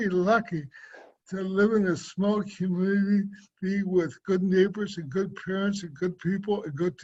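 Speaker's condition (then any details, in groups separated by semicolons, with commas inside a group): Cerebral palsy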